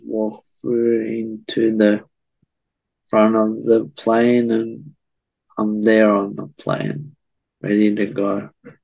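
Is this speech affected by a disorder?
Yes: cerebral palsy.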